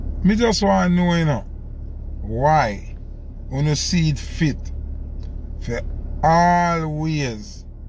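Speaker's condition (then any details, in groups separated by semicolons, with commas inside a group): No condition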